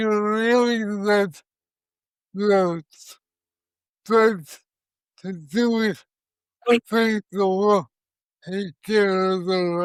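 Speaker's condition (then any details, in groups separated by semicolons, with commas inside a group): Cerebral palsy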